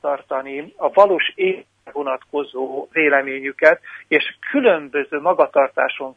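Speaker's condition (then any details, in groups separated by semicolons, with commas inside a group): No condition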